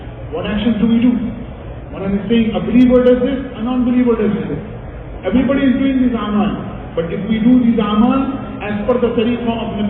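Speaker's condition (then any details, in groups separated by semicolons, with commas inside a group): No condition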